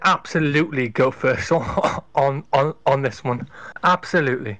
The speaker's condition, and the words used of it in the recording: Stuttering. Sometimes I stutter, sometimes I slur, sometimes I freeze on a word.